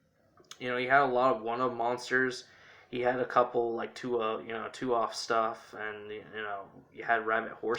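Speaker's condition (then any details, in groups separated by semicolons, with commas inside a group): No condition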